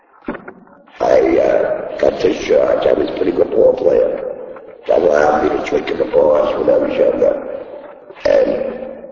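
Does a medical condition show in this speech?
Yes: laryngectomy; voice box removed by surgery, speech device placed in throat; talks with throat device, needs thumb to talk; taught to talk with throat device, cannot talk without thumb, earlier voice loss.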